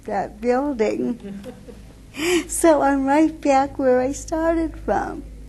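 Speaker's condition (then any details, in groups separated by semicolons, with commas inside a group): Cerebral palsy; wheelchair user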